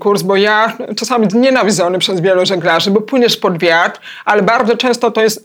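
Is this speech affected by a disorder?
Yes: hard of hearing, cochlear implant.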